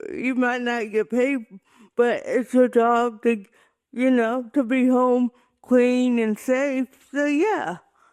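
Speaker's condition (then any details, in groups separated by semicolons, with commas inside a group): Cerebral palsy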